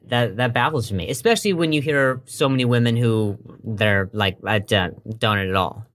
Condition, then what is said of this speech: Stuttering. Here we are 10 years later, and, you know, it's obviously much better, but I've had to change so many things.